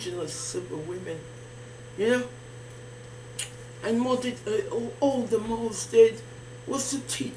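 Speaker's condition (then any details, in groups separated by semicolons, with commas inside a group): Facial palsy; can barely hear own speech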